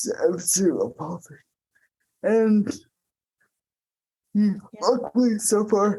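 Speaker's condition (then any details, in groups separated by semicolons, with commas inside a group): Cerebral palsy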